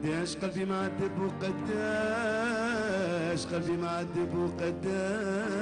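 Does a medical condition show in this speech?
No.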